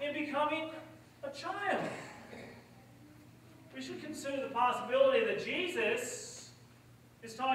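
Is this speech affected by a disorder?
No.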